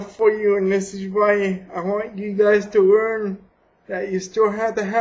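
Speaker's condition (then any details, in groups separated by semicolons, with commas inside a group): Cerebral palsy; has had surgery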